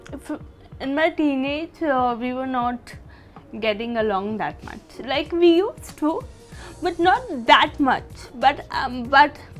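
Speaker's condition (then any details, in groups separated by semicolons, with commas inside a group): Cerebral palsy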